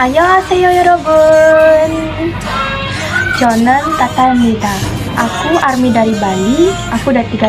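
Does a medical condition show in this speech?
No.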